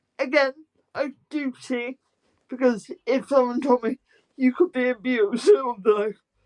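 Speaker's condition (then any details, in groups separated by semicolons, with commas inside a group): Spastic quadriplegic cerebral palsy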